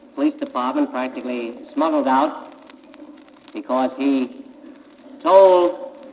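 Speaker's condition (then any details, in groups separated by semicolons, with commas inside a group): No condition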